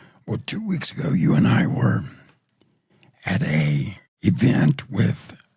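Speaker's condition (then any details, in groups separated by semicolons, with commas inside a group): Throat cancer; tracheostomy tube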